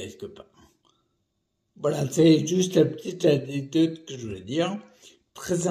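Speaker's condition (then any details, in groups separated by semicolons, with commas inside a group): Primary progressive multiple sclerosis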